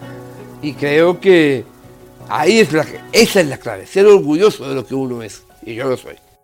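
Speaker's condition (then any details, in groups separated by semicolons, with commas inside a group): Down syndrome; congenital, age 44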